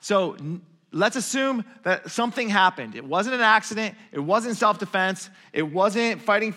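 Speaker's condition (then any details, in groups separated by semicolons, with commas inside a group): No condition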